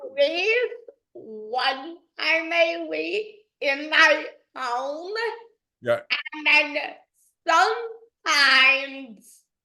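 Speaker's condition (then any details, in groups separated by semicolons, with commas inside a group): Dystonia; affected walking; voice emerged after therapy sessions, previously not talking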